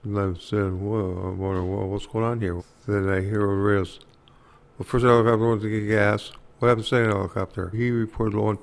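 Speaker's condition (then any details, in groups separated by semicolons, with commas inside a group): Parkinson's disease; hard time walking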